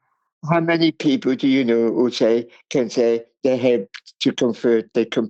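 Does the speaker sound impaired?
Yes: cerebral palsy; wheelchair user since age 28, second-hand manual wheelchair from friend, attended speech impairment boarding school.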